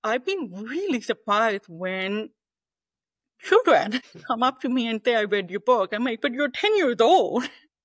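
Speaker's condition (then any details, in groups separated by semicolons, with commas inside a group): Deafness, 98% hearing loss; removes hearing aids after noisy days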